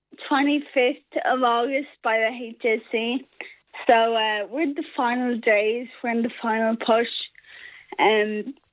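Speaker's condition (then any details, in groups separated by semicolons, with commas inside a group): Friedreich's ataxia; nerve damage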